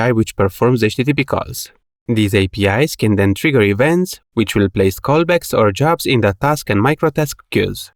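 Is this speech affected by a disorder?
No.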